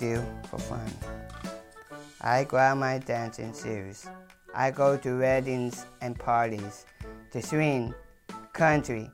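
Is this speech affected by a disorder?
Yes: Down syndrome; trisomy 21, low muscle tone in every muscle, up to 30% more energy for activity, short arms and legs; speech really hard due to low muscle tone and tongue.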